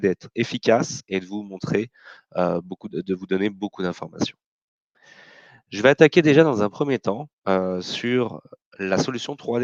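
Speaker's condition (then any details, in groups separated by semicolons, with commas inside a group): No condition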